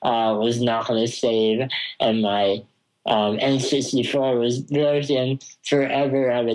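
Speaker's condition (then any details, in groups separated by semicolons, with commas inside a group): Spinal muscular atrophy; congenital progressive wasting, never walked, crawled or sat unassisted, wheelchair from age 2, little limb control; progressive weakness affecting every muscle including legs, arms, jaw and tongue; jaw and tongue weakness affects speech, sounds mumbly, sometimes difficult to understand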